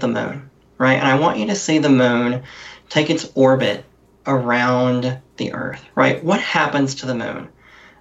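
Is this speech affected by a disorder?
Yes: cleft lip and palate; congenital cleft lip and palate; different, more nasal-sounding voice due to cleft, talks differently.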